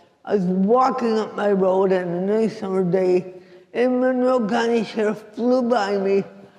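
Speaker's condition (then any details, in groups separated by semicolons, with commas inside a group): Cerebral palsy; affects walking and speech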